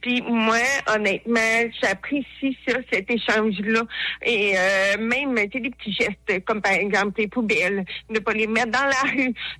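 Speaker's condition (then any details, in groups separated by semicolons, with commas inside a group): Hearing loss; disability not very visible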